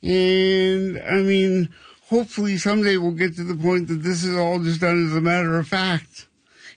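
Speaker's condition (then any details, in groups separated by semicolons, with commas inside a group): Cerebral palsy; some 40 years ago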